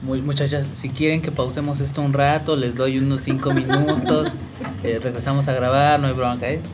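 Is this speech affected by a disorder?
No.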